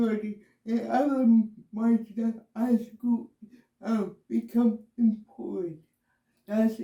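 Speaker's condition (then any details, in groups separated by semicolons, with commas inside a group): Cerebral palsy, myasthenia gravis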